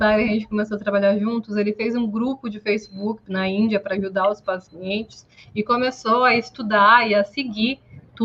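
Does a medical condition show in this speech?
No.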